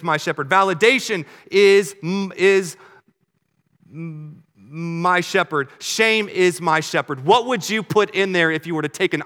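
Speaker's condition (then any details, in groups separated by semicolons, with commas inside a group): Stuttering; stutters visibly, word and part-word repetitions, pauses likened to buffering; repeated words, prolonged sounds, blocks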